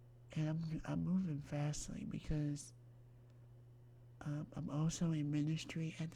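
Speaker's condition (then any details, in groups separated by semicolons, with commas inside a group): Myasthenia gravis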